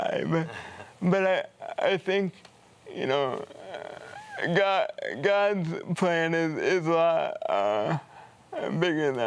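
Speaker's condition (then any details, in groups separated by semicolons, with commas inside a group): Cerebral palsy; from birth, premature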